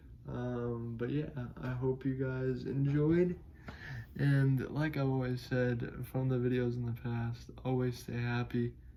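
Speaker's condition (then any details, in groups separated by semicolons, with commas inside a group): Cerebral palsy; able to speak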